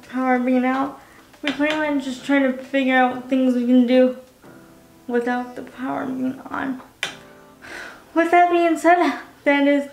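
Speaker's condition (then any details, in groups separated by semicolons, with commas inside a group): Cerebral palsy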